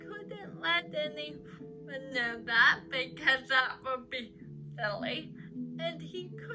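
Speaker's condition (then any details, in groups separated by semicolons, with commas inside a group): Cerebral palsy; uses crutches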